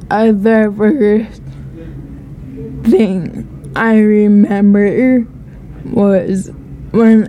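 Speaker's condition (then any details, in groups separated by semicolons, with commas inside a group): Ataxia; ataxia diagnosed at age 15, first sign falling off swimming starting blocks, first blamed on dehydration; age 19, about four years since diagnosis, needs support to avoid falls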